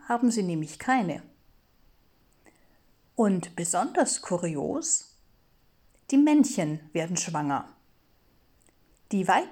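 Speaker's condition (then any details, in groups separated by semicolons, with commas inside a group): No condition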